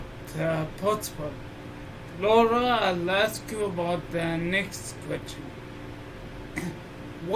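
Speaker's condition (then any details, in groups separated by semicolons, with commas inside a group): Multiple sclerosis; poor motor skills; slurred speech, previously normal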